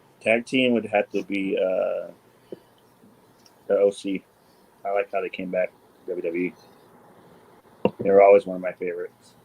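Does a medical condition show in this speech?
No.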